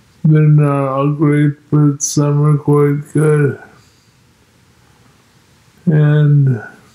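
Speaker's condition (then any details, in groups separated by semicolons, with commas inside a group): Multiple sclerosis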